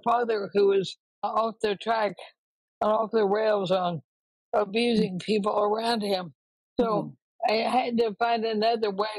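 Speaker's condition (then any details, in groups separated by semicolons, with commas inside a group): ALS; recently diagnosed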